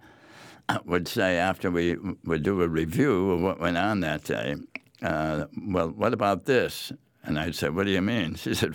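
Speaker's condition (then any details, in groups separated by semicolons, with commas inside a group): Head and neck cancer; after 8 weeks weekly chemo and weekday radiation, fatigue, wheelchair near end of treatment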